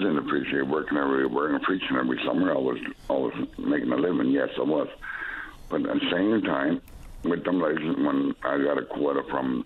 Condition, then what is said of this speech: Stroke. I can bear with me because I talk on a slur sometimes because I had a stroke.